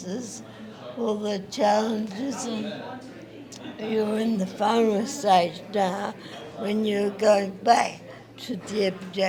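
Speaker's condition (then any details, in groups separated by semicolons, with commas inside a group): Acquired brain injury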